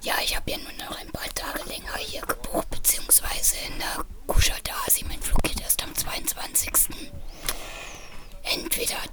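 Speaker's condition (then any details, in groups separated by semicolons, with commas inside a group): Voice disorder after laryngeal cancer, radiation scarring of vocal folds; laryngeal cancer treated with radiation and chemotherapy, vocal cord scarring from radiation, swallowing disorder; vocal cord problems, voice somewhat quieter, audibly affected, recording volume turned up high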